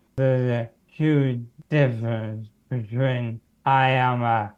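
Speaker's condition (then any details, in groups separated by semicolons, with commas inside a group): Motor neurone disease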